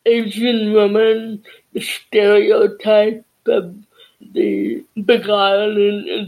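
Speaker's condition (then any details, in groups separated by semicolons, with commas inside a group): Deafness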